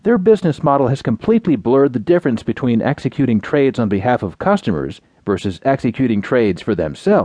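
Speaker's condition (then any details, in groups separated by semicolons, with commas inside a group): No condition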